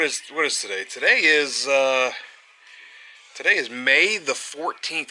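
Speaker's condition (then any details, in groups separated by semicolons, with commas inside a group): No condition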